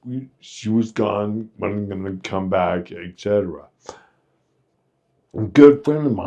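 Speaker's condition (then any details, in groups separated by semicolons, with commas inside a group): Friedreich's ataxia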